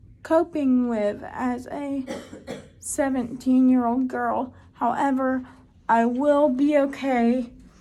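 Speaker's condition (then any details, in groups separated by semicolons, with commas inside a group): Cerebral palsy; affects foot; foot reconstructive surgery considered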